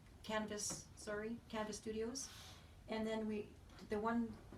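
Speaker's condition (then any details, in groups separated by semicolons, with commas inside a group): No condition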